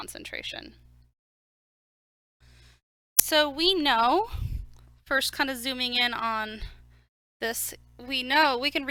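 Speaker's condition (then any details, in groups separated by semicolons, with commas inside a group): No condition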